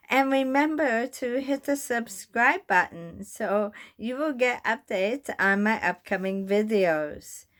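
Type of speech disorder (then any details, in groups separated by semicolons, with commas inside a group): Bulbar dysarthria; bulbar onset ALS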